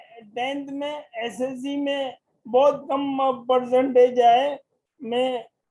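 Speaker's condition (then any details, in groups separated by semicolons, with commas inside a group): Motor neuron disease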